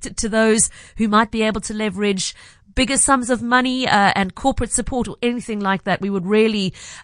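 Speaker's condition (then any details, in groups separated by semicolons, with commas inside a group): No condition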